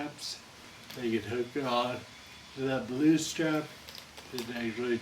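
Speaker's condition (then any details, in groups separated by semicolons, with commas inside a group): Friedreich's ataxia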